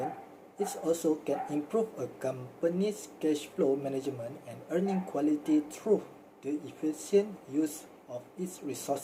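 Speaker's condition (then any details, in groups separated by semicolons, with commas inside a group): No condition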